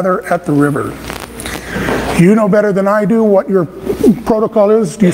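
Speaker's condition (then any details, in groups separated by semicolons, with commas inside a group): No condition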